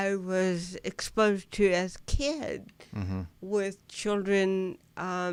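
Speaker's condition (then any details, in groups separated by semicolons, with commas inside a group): Cerebral palsy; lifelong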